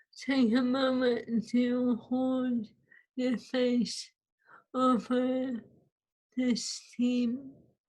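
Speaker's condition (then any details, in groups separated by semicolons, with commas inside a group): ALS; swallowing lost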